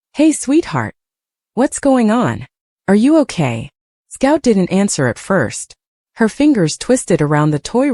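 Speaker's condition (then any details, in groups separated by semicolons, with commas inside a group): No condition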